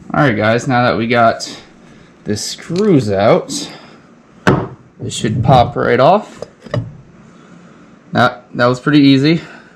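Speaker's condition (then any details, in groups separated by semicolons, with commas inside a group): No condition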